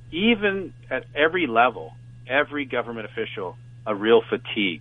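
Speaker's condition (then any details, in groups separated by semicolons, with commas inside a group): No condition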